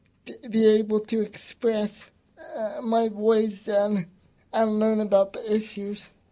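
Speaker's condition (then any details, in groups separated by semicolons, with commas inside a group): Cerebral palsy; gentle, calm, strong voice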